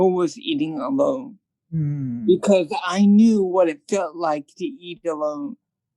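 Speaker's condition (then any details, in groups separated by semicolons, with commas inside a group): Cerebral palsy; from birth, hearing loss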